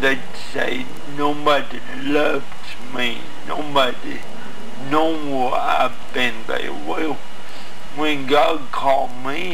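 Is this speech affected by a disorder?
Yes: cerebral palsy.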